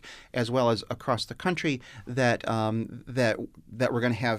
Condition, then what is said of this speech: Stuttering. Because for a variety of reasons, singing circumnavigates the disability in a stutterer's brain.